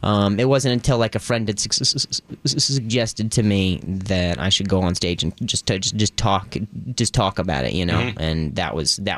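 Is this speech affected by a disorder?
Yes: stutter, acquired after sports injury; adult onset after softball struck throat at shortstop, then fell backwards hitting head; voice lessons, singing and breathing exercises for more control; some sentences fluent, listeners sometimes think voice is fake; here repeated sounds, repeated words.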